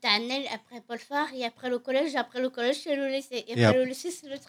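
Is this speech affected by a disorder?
Yes: Down syndrome; trisomy 21, 47 chromosomes instead of 46; adult.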